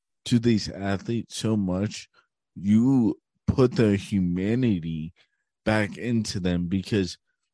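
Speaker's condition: Cerebral palsy; since birth, umbilical cord around neck three times, breathing difficulty in womb, tight muscles, gait, swimming and cycling learned in high school

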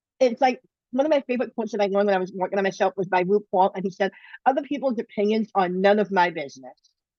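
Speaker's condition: Bilateral cleft lip and palate

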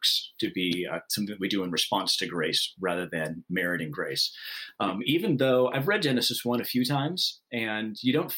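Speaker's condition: No condition

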